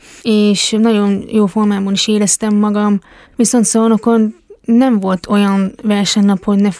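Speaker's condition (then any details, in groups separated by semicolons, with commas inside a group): Hearing impairment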